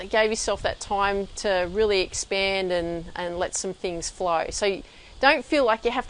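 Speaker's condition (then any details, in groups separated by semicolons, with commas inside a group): No condition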